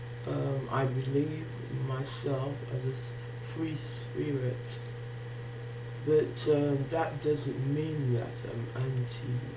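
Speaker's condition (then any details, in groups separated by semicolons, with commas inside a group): Facial palsy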